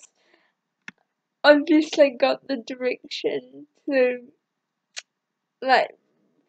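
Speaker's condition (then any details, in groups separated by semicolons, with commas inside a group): Cerebral palsy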